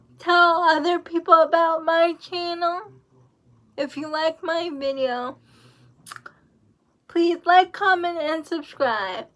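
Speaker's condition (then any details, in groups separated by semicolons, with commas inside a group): Cerebral palsy; uses wheelchair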